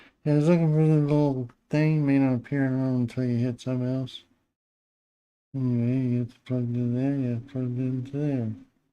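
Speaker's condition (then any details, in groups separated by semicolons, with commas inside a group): Parkinson's disease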